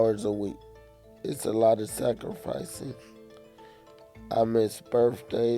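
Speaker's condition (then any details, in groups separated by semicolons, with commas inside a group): Cerebral palsy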